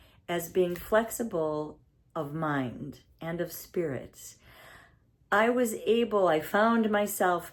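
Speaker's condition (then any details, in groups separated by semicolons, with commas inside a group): No condition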